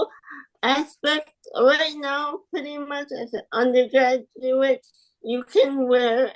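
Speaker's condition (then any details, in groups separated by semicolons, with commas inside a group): Spastic quadriplegic cerebral palsy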